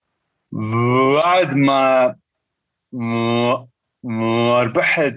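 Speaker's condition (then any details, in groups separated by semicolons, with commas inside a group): Stuttering; present since at least teenage years; stutter noticeable, joking about it helps listeners understand why speech sounds that way; blocks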